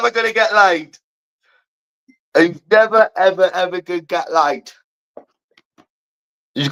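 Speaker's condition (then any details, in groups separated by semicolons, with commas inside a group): No condition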